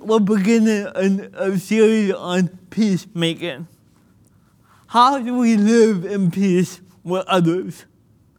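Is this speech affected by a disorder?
Yes: cerebral palsy; speaking a little difficult, more difficult when nervous, listeners may need to rewind.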